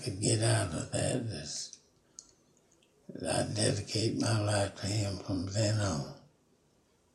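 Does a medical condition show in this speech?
Yes: Parkinson's; about 5 years since onset.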